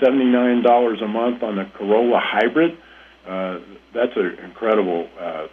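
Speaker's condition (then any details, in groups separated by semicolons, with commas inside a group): No condition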